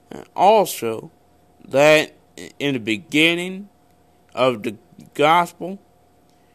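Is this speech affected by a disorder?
Yes: cerebral palsy; congenital cerebral palsy.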